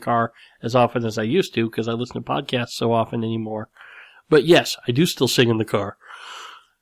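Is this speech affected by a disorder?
Yes: cleft lip and palate; series of plastic surgeries for repair, skull bone chips grafted to reconstruct nose around age 12; nose still slightly crooked, large dent in skull at graft site.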